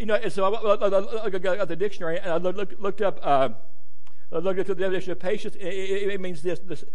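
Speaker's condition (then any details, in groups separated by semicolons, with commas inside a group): Stuttering; more stuttering tonight; repeated sounds, repeated words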